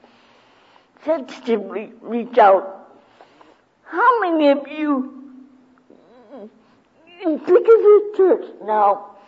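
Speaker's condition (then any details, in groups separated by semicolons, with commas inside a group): Cerebral palsy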